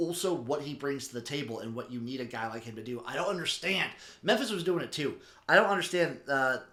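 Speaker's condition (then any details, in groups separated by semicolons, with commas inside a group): No condition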